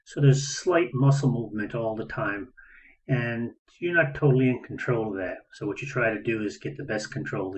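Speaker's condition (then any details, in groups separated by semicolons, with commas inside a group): No condition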